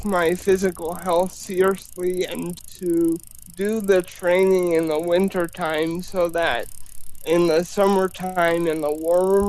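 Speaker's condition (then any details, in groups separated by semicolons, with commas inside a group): Spastic cerebral palsy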